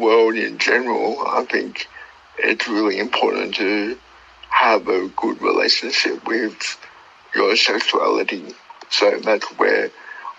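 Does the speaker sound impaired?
Yes: cerebral palsy; born two months premature, uses wheelchair.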